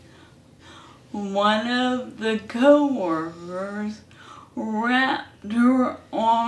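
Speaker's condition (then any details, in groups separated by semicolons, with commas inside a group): ALS; hand onset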